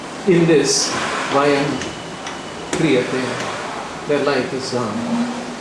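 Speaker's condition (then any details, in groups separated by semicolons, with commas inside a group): No condition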